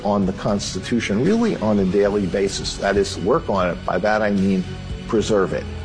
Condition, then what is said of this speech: None; typical speech.